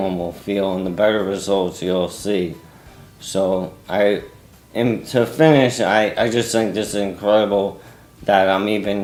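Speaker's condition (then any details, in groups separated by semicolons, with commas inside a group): ALS; arms too weak to use, young-adult onset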